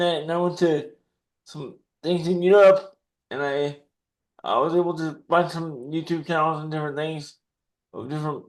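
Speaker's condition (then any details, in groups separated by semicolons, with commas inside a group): Cerebral palsy; dexterity issue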